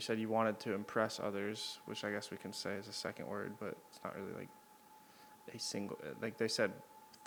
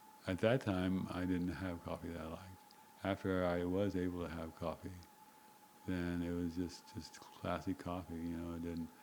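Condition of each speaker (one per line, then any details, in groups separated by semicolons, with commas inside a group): No condition
Parkinson's disease; long-standing; very quiet speech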